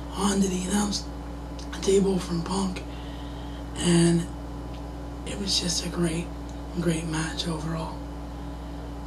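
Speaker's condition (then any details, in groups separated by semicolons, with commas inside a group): Cerebral palsy; wheelchair bound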